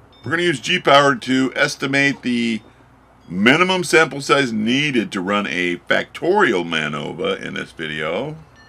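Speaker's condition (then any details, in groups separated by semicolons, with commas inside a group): No condition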